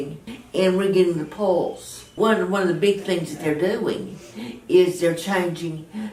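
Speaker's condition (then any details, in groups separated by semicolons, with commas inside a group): Cerebral palsy; very mild, balance problems, uses walker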